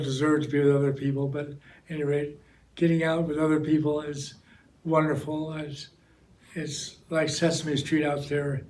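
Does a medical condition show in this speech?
Yes: Parkinson's disease; voice needs exercise, exercised through group singing.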